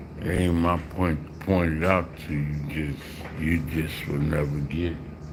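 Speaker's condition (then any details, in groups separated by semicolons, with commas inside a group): Slurred speech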